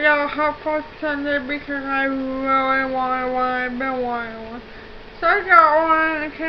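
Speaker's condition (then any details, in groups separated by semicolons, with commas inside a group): Cerebral palsy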